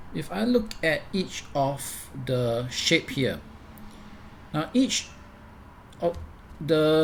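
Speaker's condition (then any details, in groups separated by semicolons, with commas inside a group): No condition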